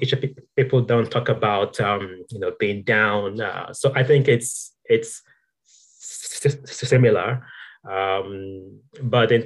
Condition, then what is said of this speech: Stuttering. You know, most times, you know, I stutter and sometimes it gets quite bad.